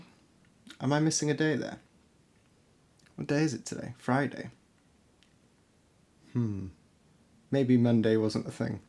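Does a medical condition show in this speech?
No.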